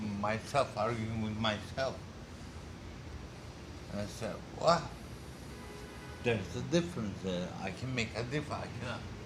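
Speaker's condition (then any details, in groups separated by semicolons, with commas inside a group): Multiple sclerosis; diagnosed at age 17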